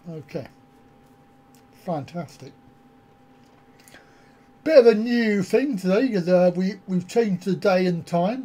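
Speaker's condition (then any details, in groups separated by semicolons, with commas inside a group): Cerebral palsy; back surgery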